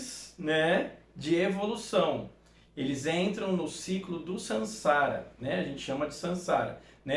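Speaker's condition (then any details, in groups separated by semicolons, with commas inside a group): No condition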